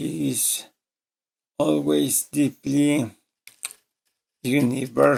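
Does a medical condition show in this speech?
Yes: ALS.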